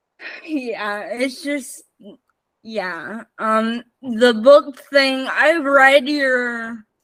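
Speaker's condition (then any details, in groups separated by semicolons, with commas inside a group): Spastic cerebral palsy, mixed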